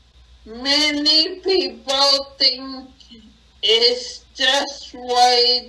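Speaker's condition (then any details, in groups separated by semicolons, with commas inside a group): Acquired brain injury; cannot talk as before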